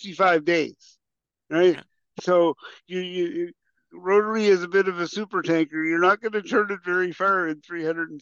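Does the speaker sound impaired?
Yes: cerebral palsy; past childhood orthopedic surgeries like hip and heel cord operations.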